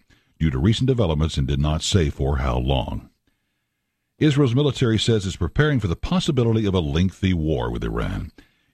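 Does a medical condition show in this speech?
No.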